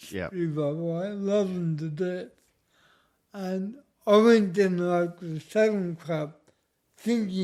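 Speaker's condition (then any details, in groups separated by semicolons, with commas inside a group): Cerebral palsy; speech noticeably affected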